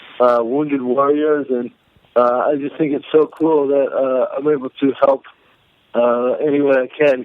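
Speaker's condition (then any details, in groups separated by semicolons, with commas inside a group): Cerebral palsy; speech may sound intoxicated to listeners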